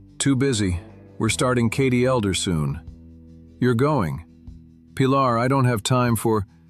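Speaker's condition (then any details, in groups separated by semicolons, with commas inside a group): No condition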